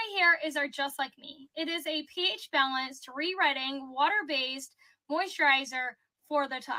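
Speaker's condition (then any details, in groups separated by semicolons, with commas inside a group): No condition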